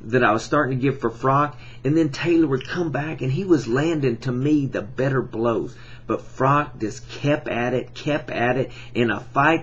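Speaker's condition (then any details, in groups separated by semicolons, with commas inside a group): No condition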